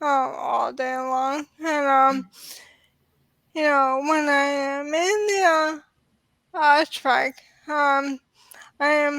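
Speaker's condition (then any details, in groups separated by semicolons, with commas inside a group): ALS; sporadic form, onset in pinky finger; diagnosed in early 30s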